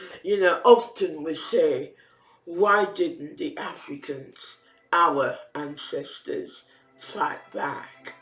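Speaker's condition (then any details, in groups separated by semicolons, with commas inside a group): Facial palsy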